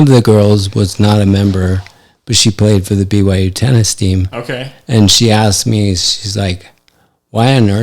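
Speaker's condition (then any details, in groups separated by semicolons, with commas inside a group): ALS; affects hand function; recently diagnosed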